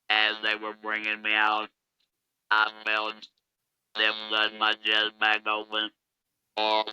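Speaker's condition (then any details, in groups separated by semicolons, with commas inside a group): Laryngectomy; electrolarynx speech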